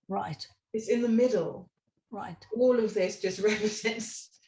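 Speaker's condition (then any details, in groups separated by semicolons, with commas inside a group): No condition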